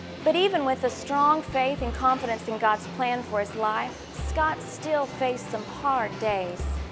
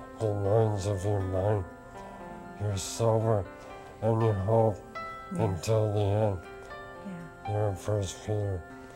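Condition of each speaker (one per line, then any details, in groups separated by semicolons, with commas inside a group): No condition
Lou Gehrig's disease; onset index finger, spread to left hand, arm, neck, feeding tube, tracheostomy; 13 years since diagnosis, neck brace, ventilator via tracheostomy, no hand use; swallowing and speaking affected last, voice affected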